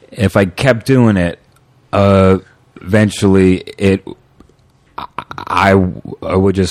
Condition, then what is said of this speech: Stuttering. So I still think it's an issue, and I still have a hard time at times